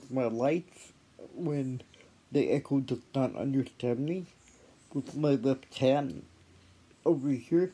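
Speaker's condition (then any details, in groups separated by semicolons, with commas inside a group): Athetoid cerebral palsy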